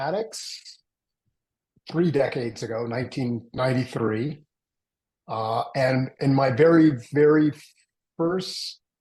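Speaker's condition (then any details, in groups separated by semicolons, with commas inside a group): No condition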